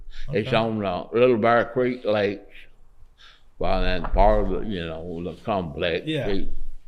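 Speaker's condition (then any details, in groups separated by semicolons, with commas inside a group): Parkinson's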